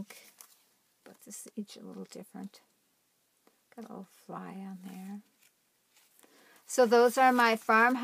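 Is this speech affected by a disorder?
No.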